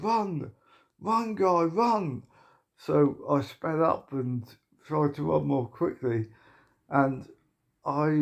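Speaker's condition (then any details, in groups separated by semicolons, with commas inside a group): Motor neuron disease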